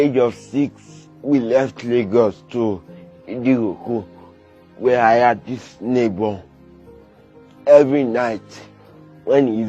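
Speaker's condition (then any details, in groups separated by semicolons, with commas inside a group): Cerebral palsy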